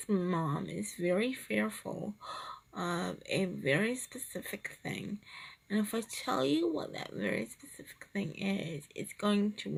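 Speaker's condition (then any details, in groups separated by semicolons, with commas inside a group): Cerebral palsy, triplegia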